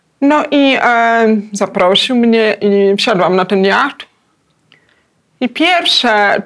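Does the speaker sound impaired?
Yes: hard of hearing, cochlear implant.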